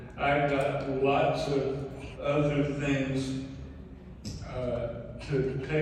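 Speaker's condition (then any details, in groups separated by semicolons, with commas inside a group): ALS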